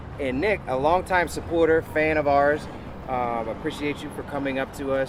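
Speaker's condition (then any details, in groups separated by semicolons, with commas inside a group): No condition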